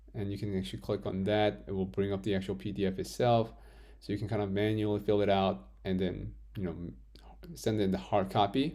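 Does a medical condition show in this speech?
No.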